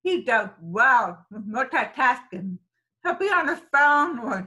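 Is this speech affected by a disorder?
Yes: deafness, sensorineural hearing loss; congenital profound sensorineural, damaged nerves, found 9 months, behind-ear aid at 10, adult cochlear implant; hears nothing without it, depends on lip reading, phone only with captions; raised oral, about 10 years speech therapy, mainstreamed in public school.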